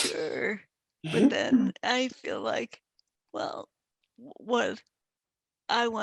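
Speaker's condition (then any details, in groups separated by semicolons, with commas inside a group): Multiple sclerosis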